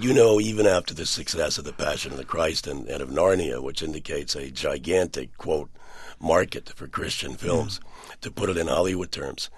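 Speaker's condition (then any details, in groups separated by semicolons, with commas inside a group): Partial laryngectomy for throat cancer; 80% larynx removed, Cleveland Clinic experimental surgery attaching left neck muscles, long-term trach; unable to speak about two years, once sounded like Brando, voice now improved but noticeably altered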